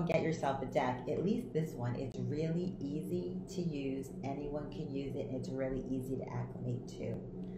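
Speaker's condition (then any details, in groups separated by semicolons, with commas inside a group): No condition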